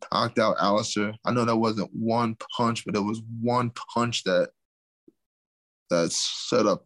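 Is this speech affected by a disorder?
Yes: stuttering; lifelong stutter, not caused by combat sports, father also stutters; commenters call speech slurred and mistake it for CTE; here prolonged sounds.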